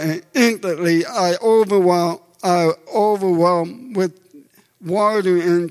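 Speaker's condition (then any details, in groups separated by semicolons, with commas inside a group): Deafness; comfortable speaking and using own voice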